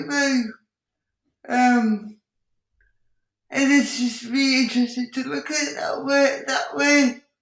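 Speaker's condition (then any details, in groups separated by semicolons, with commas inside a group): Cerebral palsy; speech audibly affected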